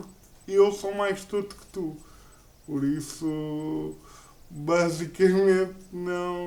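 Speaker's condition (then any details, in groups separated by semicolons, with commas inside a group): Cerebral palsy; uses a wheelchair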